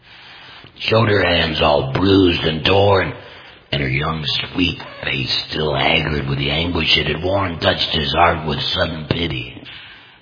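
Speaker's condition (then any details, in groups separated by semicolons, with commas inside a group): Total laryngectomy, complete laryngectomy, voice prosthesis; may sound painful to listeners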